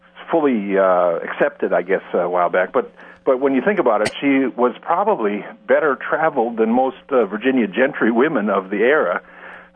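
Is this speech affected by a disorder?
No.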